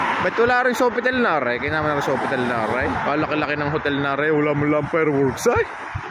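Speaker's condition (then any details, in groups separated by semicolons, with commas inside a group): No condition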